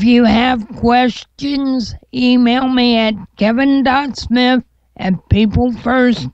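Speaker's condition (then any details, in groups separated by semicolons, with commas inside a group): Cerebral palsy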